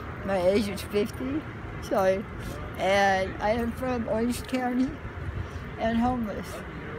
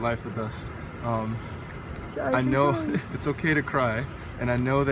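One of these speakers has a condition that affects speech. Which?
The first: muscular dystrophy; since birth.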